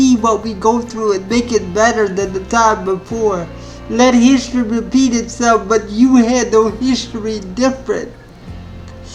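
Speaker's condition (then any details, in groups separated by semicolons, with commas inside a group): Spastic cerebral palsy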